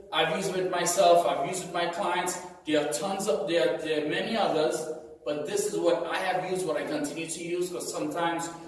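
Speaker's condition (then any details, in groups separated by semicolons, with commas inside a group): No condition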